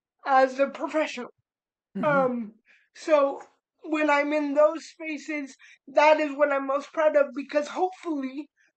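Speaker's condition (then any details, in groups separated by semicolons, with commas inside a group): Cerebral palsy; spastic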